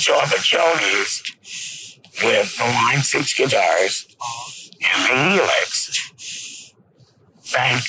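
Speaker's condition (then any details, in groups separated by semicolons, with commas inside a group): Laryngectomy; esophageal speech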